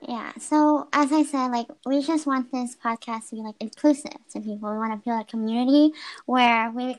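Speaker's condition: Cleft palate; unilateral cleft palate, right side

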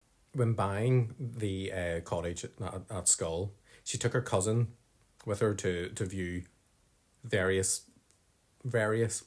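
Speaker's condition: Stammer; avoids saying long French surname because of stammer, calls victim by first name instead; repeated sounds, repeated words

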